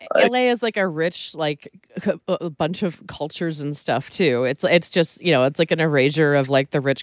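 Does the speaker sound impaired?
No.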